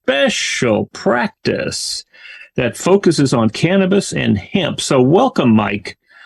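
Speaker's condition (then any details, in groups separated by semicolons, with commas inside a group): No condition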